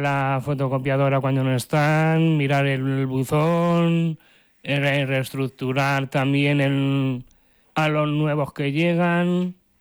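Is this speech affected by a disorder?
Yes: Down syndrome.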